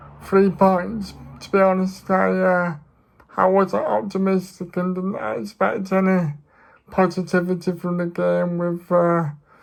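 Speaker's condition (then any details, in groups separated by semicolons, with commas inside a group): Disability affecting speech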